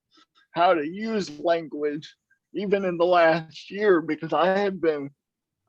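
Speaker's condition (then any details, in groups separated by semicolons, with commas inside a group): Cerebral palsy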